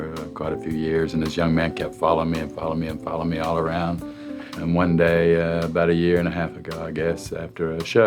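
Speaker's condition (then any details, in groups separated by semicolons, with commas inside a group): No condition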